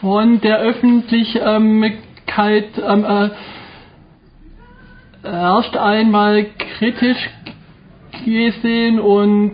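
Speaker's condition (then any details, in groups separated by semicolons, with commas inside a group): Stuttering; severe stuttering, difficult since school years, persisting into working life; strong stuttering symptoms; constantly affected, including when ordering, paying in shops and at work; repeated sounds, prolonged sounds, blocks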